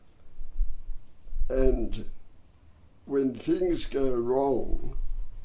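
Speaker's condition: Dystonia and cerebral palsy; cerebral palsy from birth in right arm

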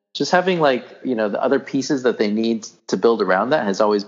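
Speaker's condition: No condition

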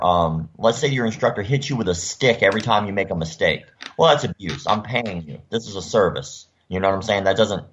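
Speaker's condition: Cleft lip and palate; facial scars from surgeries

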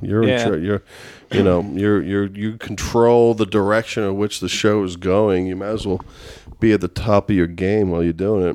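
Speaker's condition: No condition

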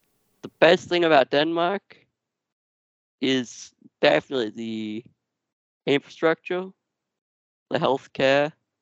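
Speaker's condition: Duchenne muscular dystrophy; genetic, progressive

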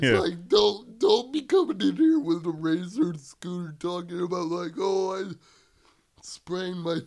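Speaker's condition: Cerebral palsy; wheelchair user

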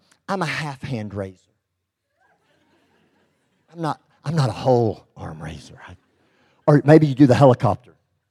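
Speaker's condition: Cleft lip and palate; congenital

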